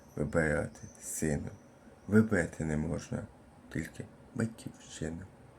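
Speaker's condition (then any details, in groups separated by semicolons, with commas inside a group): Cerebral palsy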